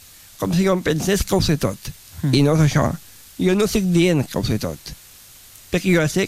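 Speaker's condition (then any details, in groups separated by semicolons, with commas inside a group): Down syndrome; extra chromosome, different pace of learning; very talkative, expresses self in own way and own words, dislikes being corrected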